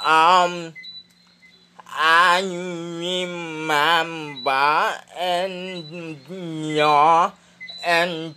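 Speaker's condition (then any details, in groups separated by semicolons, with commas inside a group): Speech impediment; no speech therapy yet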